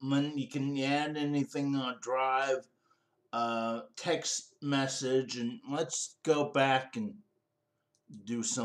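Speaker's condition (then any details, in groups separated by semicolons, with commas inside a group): Cerebral palsy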